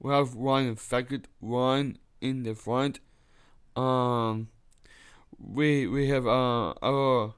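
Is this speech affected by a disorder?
Yes: Down syndrome; 26 years old; on DS diet with Dr. Jenny Kimes over a year, brain supplements, fish oil; supplements and fish oil reportedly helping talking, less need to repeat, more confident.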